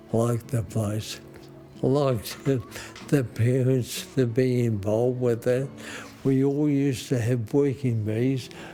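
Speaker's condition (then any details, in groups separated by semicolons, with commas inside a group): Motor neurone disease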